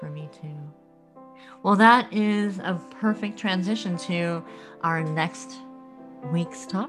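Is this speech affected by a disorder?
Yes: cleft lip and palate.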